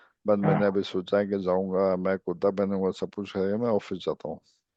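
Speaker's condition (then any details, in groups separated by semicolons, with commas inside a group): ALS; speech improved a little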